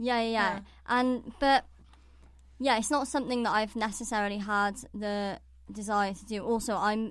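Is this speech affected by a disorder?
Yes: cleft palate; congenital cleft palate.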